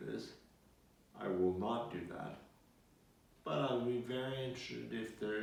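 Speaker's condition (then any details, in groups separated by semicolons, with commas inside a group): Multiple sclerosis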